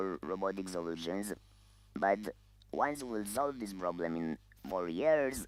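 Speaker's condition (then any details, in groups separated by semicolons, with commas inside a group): Laryngeal cancer, voice loss, electrolarynx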